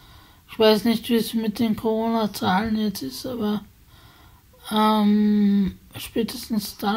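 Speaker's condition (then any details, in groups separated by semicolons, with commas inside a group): Spasticity from birth; multiple sclerosis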